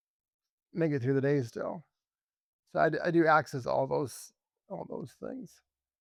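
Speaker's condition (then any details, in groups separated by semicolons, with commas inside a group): ALS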